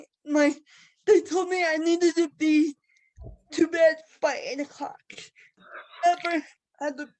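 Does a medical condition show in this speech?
Yes: cerebral palsy.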